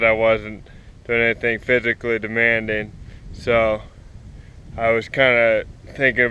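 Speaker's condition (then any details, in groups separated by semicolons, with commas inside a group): Cerebral palsy; spastic, affects walking and legs; own stretching and walking routine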